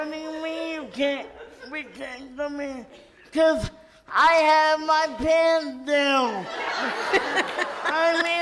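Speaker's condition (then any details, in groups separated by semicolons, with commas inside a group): Cerebral palsy; from birth, uses wheelchair; adult, no physical therapy in childhood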